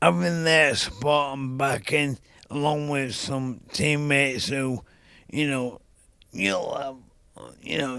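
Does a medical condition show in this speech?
Yes: ALS; most common ALS type, young onset; recently diagnosed, very early stage, age 37; rapid voice decline, trouble with multisyllabic words, worsening.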